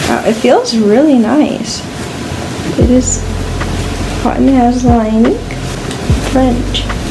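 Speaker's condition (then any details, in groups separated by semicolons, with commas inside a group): No condition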